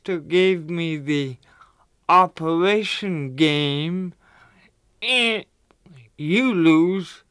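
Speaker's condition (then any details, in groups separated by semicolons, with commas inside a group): Cerebral palsy; limited coordination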